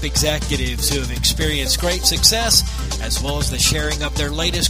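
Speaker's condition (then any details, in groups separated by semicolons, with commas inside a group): No condition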